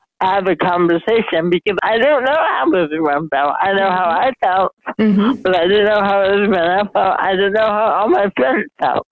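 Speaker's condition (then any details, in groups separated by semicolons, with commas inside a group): Mild cerebral palsy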